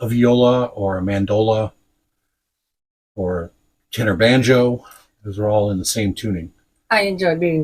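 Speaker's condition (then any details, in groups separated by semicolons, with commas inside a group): No condition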